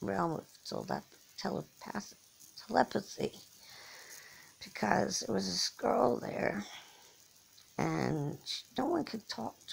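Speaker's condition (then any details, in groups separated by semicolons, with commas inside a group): Cerebral palsy; from birth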